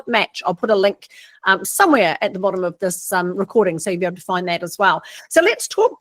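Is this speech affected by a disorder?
No.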